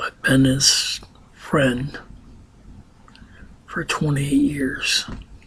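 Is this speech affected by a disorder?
Yes: ataxia.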